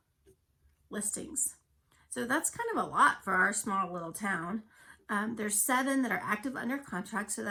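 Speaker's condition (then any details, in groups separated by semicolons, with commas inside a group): No condition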